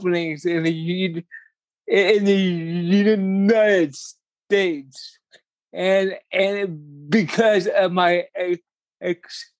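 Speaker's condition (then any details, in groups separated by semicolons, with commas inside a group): Cerebral palsy; uses a wheelchair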